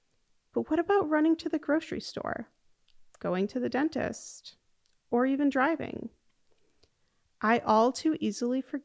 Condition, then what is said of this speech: No condition.